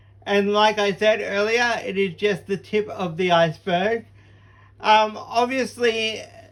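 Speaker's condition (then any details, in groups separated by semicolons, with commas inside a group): Cerebral palsy; cerebral palsy, physical disability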